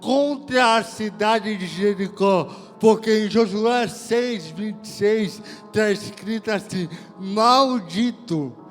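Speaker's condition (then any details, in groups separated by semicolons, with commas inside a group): Cerebral palsy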